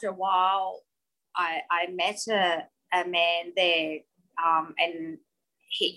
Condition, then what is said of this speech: Aphasia. I may look fine, but on the inside, sometimes I have a bit of trouble to talk properly, but I am, you know, normal.